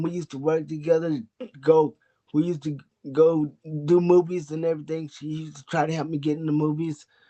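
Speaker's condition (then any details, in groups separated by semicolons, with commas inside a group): Cerebral palsy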